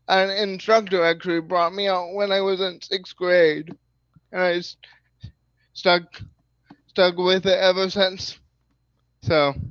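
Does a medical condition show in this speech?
Yes: cerebral palsy.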